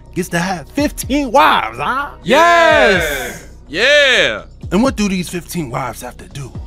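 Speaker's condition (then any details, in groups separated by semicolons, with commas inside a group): No condition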